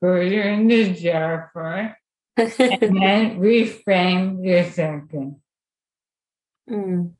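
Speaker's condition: ALS; onset with wrist weakness and reduced grip

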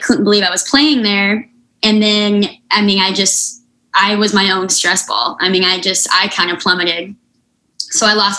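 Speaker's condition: Unilateral cleft lip and palate, severe

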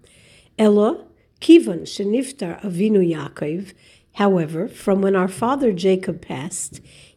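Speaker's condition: No condition

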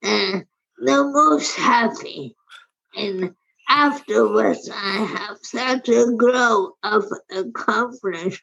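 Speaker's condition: Primary lateral sclerosis; wheelchair use

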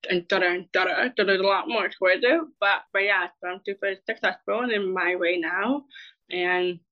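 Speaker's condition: Deafness; childhood speech therapists

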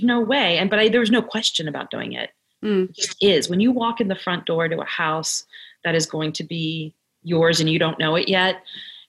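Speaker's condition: No condition

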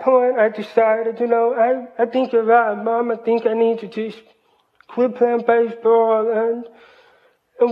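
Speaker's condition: Hearing loss, cochlear implant; hears but does not always understand

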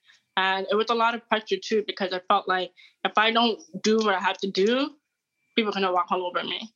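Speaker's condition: Deafness (hard of hearing); wearing hearing aid, hears well, learning sign language

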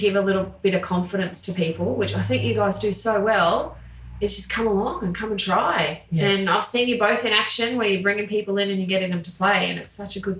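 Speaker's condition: No condition

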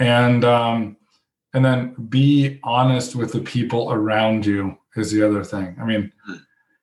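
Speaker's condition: No condition

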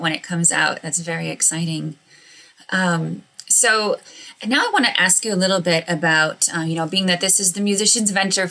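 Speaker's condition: No condition

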